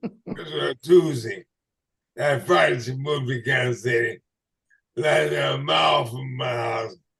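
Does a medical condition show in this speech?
Yes: ALS/MND.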